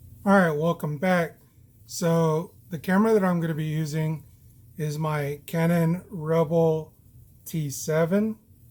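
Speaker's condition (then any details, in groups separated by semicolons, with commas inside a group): No condition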